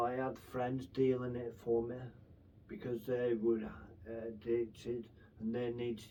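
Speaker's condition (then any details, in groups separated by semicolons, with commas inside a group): Brain infection with surgery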